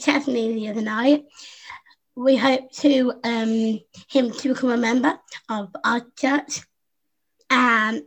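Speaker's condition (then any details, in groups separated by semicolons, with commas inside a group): Down syndrome; congenital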